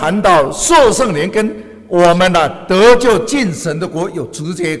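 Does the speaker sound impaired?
No.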